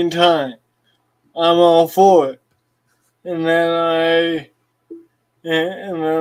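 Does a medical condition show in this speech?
Yes: cerebral palsy.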